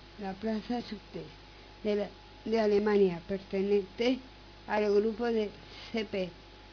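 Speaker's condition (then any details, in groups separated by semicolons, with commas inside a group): Down syndrome; reads news item aloud on live radio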